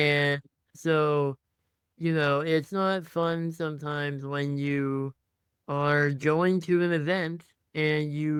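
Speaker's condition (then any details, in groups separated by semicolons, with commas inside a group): Muscular dystrophy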